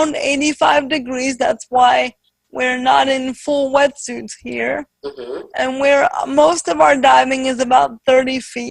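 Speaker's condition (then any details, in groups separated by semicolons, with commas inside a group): Spastic quadriplegic cerebral palsy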